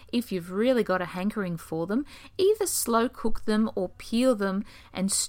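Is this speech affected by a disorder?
No.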